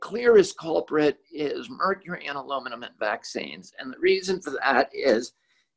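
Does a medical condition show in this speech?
Yes: spasmodic dysphonia; twitches in voice box or larynx.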